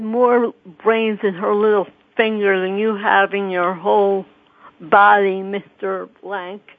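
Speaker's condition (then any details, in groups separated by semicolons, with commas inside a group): Cerebral palsy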